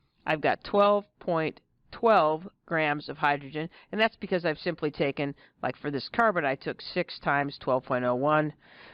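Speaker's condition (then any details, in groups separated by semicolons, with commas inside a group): No condition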